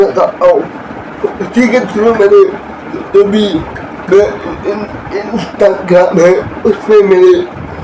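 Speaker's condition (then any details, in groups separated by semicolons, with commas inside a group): Cerebral palsy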